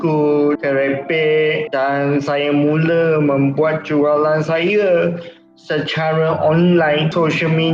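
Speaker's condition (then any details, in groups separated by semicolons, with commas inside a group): Cerebral palsy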